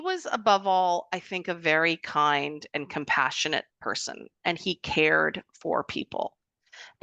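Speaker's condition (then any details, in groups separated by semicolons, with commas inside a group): No condition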